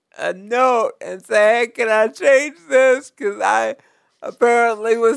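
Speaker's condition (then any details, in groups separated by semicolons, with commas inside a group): Cerebral palsy; difficulty typing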